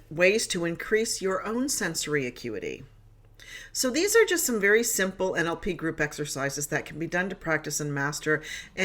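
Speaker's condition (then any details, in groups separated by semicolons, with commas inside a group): No condition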